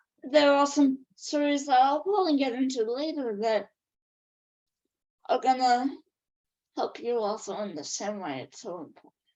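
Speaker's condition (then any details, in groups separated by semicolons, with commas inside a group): Cerebral palsy; affects all four limbs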